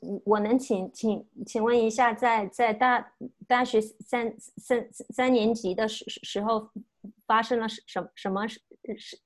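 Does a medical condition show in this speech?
Yes: stuttering; since childhood, not yet overcome, may never overcome; still stutters; no stuttering when talking to self, stutters when talking with others; here repeated sounds.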